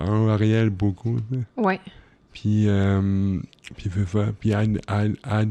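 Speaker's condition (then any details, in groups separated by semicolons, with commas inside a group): Cerebral palsy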